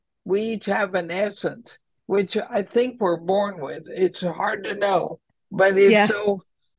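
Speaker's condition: ALS; still understood by listeners

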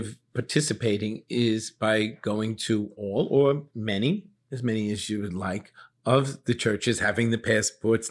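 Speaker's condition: No condition

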